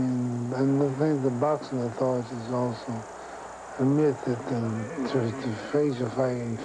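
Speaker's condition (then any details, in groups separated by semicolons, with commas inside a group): Parkinson's syndrome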